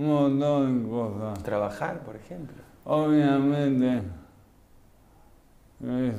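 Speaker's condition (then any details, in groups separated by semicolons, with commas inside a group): Amyotrophic lateral sclerosis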